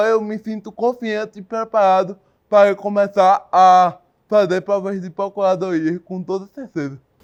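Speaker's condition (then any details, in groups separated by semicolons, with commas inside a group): Cerebral palsy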